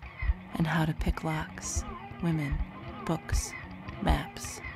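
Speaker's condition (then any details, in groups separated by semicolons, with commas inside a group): No condition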